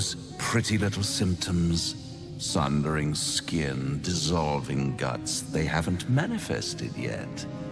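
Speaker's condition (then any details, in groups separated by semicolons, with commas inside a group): No condition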